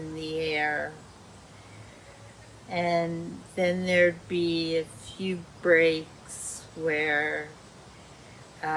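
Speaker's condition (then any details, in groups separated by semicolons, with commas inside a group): Dysarthria; speech worsening, still communicates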